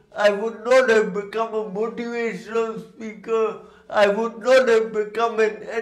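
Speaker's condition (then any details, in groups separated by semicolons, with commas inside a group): Cerebral palsy; congenital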